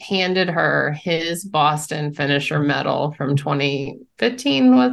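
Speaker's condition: No condition

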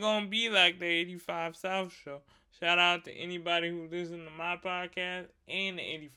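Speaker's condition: Cerebral palsy; wheelchair user

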